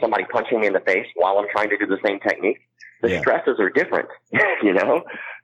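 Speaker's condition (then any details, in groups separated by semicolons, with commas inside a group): Cleft palate; congenital cleft palate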